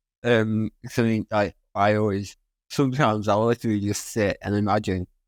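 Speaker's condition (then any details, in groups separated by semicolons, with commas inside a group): Spinal muscular atrophy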